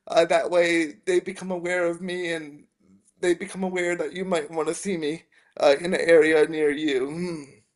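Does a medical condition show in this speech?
Yes: spastic quadriplegic cerebral palsy.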